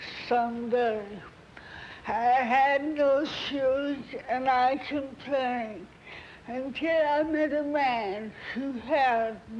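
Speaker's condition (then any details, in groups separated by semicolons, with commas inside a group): Cerebral palsy; from birth, coordination only in feet; halting voice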